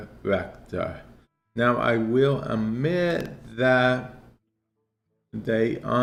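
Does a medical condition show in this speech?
Yes: cerebral palsy; speech affected at times.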